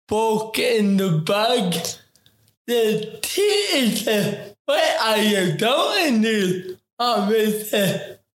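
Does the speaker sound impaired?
Yes: ataxic cerebral palsy; affects talking, taken very slow, talks word for word.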